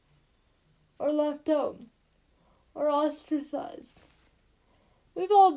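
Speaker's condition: Cerebral palsy; since birth

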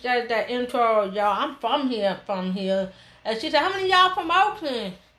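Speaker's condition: Hearing loss; understands sign language

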